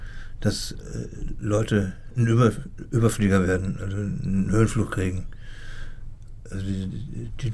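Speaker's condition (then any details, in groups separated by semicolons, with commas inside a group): Parkinson's disease; unusual posture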